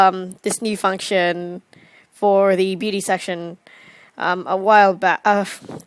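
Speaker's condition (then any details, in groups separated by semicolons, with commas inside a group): No condition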